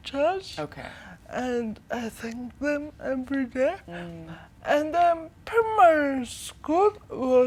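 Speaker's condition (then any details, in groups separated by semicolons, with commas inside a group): Cerebral palsy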